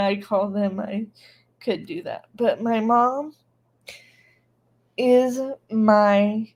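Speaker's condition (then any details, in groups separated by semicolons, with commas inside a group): Cerebral palsy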